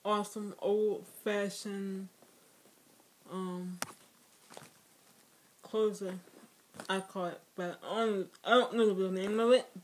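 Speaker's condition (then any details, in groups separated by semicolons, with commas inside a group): Speech impairment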